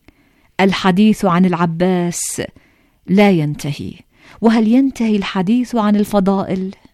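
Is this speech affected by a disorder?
No.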